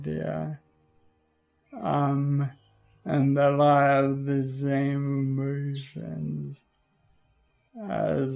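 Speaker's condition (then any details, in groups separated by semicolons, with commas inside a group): Friedreich's ataxia; genetic degenerative neuromuscular disorder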